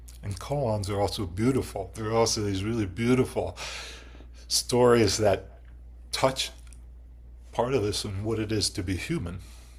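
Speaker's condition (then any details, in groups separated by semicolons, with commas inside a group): No condition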